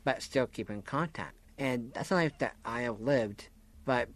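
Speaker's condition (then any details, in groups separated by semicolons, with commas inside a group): Down syndrome; disability since childhood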